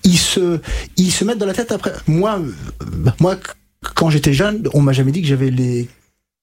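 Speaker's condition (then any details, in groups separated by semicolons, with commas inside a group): Stuttering; onset age 5 to 6, untreated, from about 20 several years therapy with Catherine Daubier, Nancy; age 33, about 28 years since onset, uses fluency techniques from stuttering therapy; blocks and repetitions now, from 5 to 20 could not say sentence without blocking, gestured fingers; repeated words, blocks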